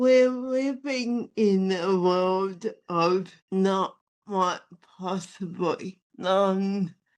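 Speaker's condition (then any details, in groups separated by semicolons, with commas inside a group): Athetoid spastic cerebral palsy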